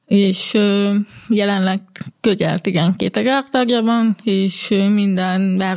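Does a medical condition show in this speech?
Yes: hearing impairment; used speech-to-text interpreter in university lectures.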